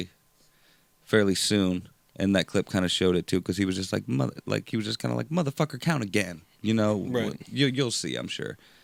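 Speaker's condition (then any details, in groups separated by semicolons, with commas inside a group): No condition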